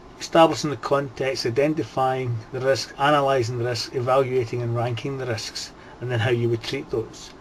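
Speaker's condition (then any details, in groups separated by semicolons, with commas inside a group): No condition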